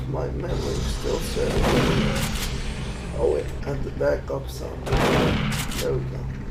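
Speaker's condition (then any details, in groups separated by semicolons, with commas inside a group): Cerebral palsy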